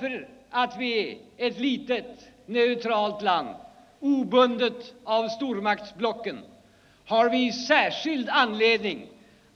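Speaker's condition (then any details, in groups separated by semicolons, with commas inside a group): No condition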